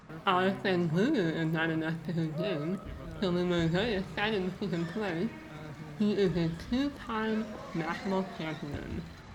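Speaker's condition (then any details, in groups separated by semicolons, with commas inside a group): Muscular dystrophy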